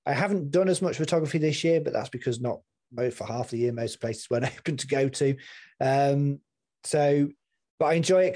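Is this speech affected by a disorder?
No.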